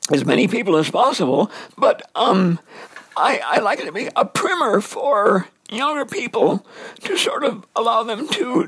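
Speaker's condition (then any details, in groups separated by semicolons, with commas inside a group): Dysphonia; voice raspier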